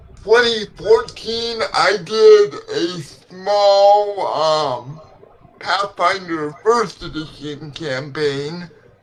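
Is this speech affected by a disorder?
Yes: cerebral palsy; legs affected.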